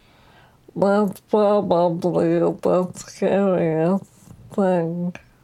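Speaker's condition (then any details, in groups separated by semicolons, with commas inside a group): ALS; progressive, motorized wheelchair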